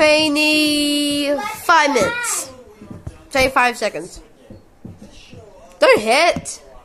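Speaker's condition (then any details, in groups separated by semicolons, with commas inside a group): No condition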